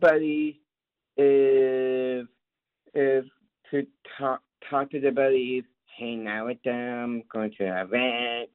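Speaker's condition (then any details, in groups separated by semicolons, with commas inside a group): Down syndrome; lives independently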